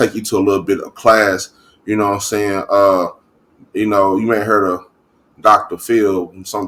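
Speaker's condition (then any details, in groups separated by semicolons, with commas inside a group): No condition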